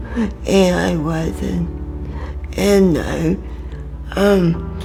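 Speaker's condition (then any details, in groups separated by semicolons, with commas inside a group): Cerebral palsy; from birth; communication difficult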